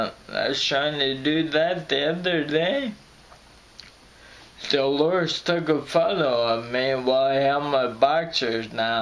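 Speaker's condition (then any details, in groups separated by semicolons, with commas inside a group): Friedreich's ataxia; voice crackles when stressed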